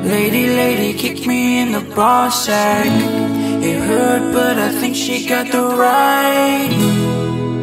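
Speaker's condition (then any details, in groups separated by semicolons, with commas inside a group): No condition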